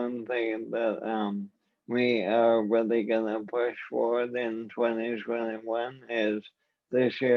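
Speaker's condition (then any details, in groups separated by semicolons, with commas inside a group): ALS; voice and hands affected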